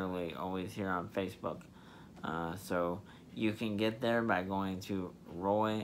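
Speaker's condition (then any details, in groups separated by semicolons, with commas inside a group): Spastic diplegia cerebral palsy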